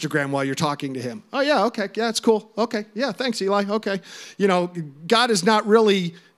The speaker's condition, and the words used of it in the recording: No condition.